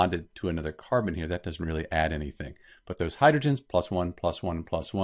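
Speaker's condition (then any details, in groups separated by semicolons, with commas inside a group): No condition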